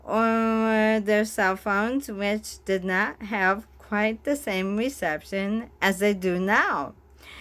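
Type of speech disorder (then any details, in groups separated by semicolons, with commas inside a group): Bulbar dysarthria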